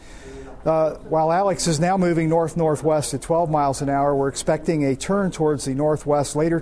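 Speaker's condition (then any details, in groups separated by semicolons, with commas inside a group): No condition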